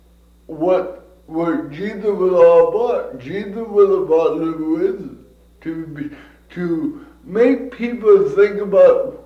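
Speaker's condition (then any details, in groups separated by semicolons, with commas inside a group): Cerebral palsy; from birth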